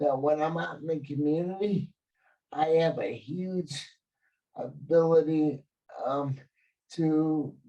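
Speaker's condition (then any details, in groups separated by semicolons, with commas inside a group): Cerebral palsy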